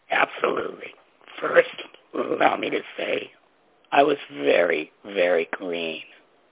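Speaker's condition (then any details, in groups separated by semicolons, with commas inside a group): Laryngectomy; voice box surgically removed after cancer at young age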